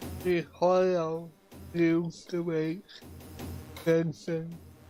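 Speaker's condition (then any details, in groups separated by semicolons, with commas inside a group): Cerebral palsy; affects voice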